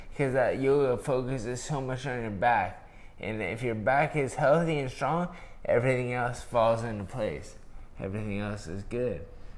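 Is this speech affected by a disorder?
Yes: traumatic brain injury.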